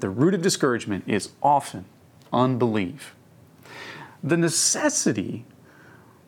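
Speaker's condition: No condition

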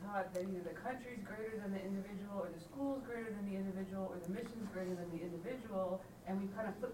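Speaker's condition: No condition

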